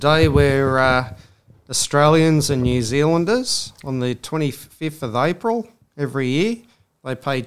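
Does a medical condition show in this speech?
No.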